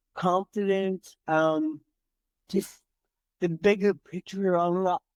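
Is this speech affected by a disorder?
Yes: cerebral palsy; from birth, entire left side.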